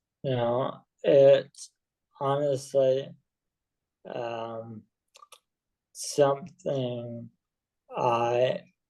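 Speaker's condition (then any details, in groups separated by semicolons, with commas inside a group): ALS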